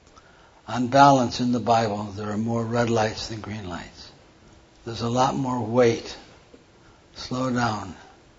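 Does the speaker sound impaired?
Yes: Parkinson's; hand tremor during talk.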